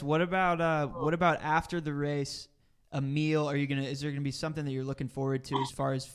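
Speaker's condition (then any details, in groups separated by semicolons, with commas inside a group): No condition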